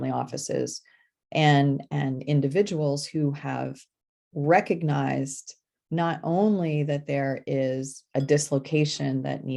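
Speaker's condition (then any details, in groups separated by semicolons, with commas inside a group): No condition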